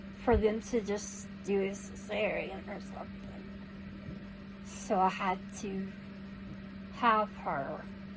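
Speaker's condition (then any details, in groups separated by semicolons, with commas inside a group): Cerebral palsy; needs crutches to walk, no teeth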